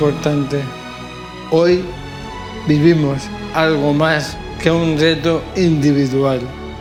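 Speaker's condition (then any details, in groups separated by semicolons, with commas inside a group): Amyotrophic lateral sclerosis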